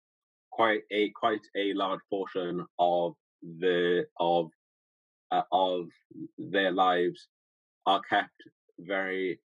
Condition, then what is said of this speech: Stuttering. But it's still there to a point, and there's still quite a few cases where I do stutter.